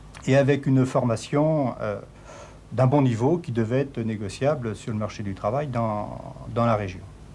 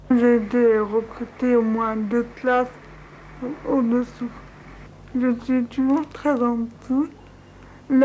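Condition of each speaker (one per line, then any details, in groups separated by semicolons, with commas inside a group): No condition
Cerebral palsy; from birth, delivery accident, resuscitation, 15 days oxygen; worked hard on intelligibility, improved over time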